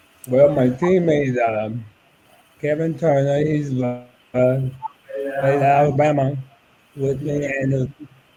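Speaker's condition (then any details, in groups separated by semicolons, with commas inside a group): ALS; about eight years since diagnosis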